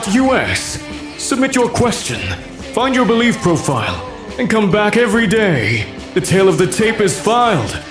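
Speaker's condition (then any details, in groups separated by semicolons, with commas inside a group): No condition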